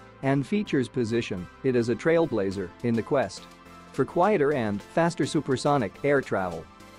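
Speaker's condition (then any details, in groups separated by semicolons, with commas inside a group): No condition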